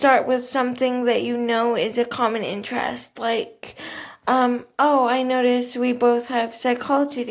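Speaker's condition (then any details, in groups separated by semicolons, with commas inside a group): Cerebral palsy, athetoid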